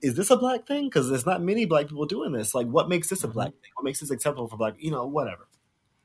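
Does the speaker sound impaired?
No.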